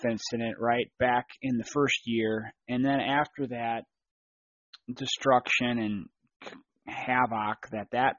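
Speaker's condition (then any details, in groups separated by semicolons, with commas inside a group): No condition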